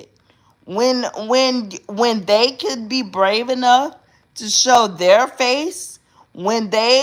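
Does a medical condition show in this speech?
Yes: cerebral palsy; uses specialized hospital bed.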